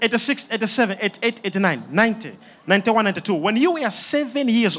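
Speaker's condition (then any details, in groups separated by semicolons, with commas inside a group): No condition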